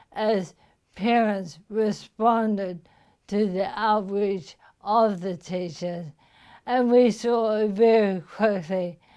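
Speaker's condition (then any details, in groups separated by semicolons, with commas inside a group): Motor neuron disease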